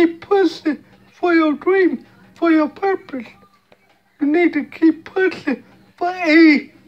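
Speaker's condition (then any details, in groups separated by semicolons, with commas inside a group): Cerebral palsy; speech hard to understand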